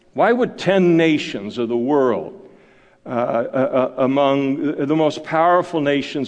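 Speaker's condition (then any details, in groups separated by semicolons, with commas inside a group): No condition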